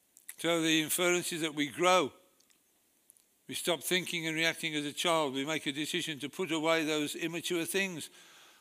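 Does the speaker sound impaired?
Yes: Parkinson's disease; Parkinson's with arthritis, diagnosed by brain scan after failed medical, dragging foot, shaking; speech affected at brain scan, per doctors.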